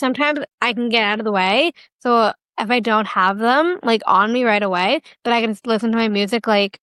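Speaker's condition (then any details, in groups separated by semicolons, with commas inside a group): Down syndrome; duplicate of the 21st chromosome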